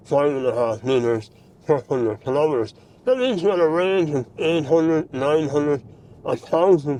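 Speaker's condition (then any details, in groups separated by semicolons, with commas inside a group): Mouth cancer surgery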